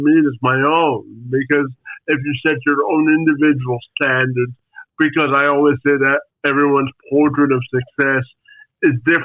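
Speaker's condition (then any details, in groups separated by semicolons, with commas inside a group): Spastic quadriplegic cerebral palsy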